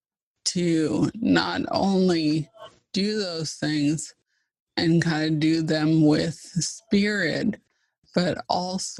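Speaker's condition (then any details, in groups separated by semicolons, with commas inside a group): ALS (Lou Gehrig's disease); fast progressing form; voice wonky, full voice earlier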